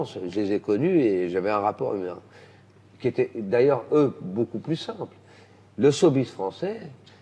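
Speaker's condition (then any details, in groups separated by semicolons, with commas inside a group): No condition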